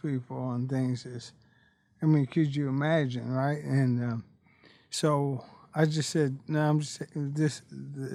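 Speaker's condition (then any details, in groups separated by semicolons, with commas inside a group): ALS; bulbar-upper onset, tongue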